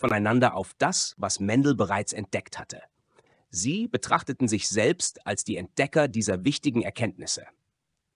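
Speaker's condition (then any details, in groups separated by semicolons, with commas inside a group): No condition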